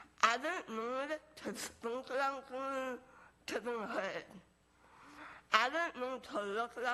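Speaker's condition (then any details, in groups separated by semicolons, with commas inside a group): Moebius syndrome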